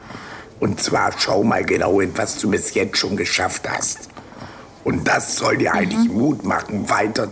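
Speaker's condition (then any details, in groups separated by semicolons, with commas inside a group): Laryngectomy after laryngeal cancer, voice prosthesis (tracheoesophageal); presses tracheostoma shut, air redirected to pharynx, pharyngeal segment vibrates like vocal folds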